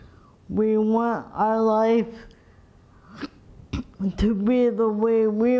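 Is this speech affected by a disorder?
Yes: cerebral palsy.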